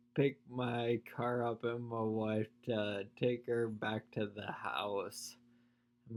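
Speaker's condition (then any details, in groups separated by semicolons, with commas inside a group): Spinocerebellar ataxia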